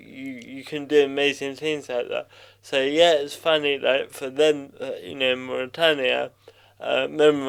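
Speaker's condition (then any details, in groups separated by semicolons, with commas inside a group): Cerebral palsy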